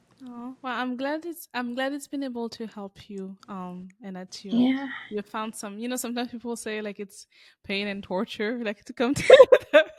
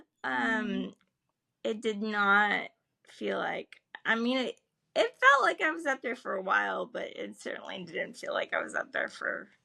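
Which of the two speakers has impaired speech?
The second: cerebral palsy; spastic legs, premature birth breathing problems; cannot walk, physical and occupational therapy; able to speak.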